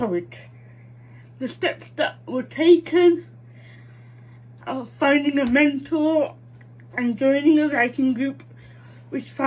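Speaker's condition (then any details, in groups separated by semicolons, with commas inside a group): Cerebral palsy, mild; struggles with speech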